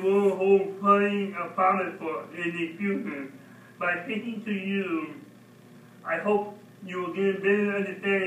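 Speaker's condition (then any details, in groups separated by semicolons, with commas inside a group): Mild cerebral palsy; mild form, hearing impairment; hearing impairment makes clear speech hard, speaks slowly to be understood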